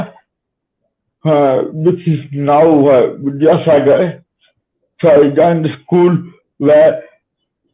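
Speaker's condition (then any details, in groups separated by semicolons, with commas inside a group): Cerebral palsy; spastic type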